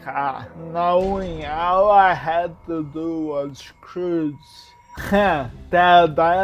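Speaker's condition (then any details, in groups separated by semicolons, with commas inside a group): Cerebral palsy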